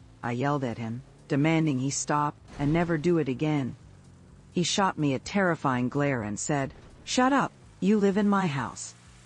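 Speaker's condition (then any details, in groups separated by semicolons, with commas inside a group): No condition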